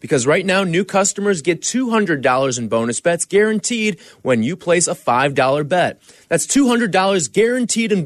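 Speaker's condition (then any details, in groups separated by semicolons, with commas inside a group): No condition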